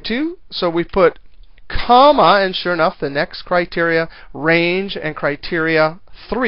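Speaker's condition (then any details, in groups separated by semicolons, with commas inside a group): No condition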